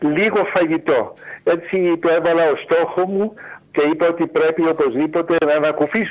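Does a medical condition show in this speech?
No.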